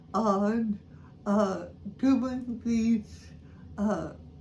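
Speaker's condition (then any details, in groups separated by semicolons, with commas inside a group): Cerebral palsy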